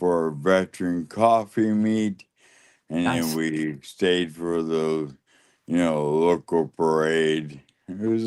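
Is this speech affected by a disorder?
Yes: lou Gehrig's disease (ALS).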